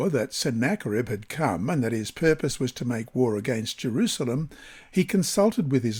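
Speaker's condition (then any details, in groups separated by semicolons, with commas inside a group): No condition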